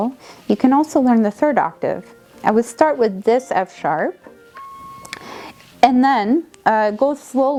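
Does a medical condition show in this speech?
No.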